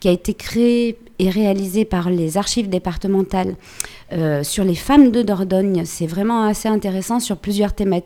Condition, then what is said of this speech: None; typical speech.